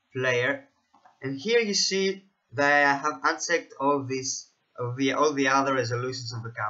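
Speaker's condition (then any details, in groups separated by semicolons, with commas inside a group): No condition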